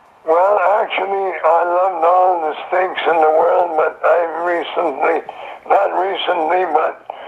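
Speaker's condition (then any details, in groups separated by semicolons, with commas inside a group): Throat cancer; survivor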